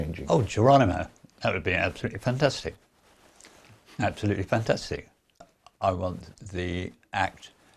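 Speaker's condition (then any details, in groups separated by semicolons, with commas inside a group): Motor neurone disease; final days of life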